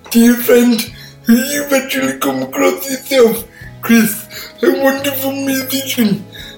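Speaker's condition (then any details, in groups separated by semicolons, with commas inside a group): Cerebral palsy; all four limbs affected, from birth, born 12 weeks premature; speech impairment, takes listeners a while to catch on, listeners hesitant to ask for repeats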